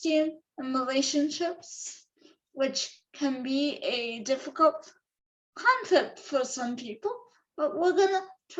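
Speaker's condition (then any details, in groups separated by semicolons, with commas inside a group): Cerebral palsy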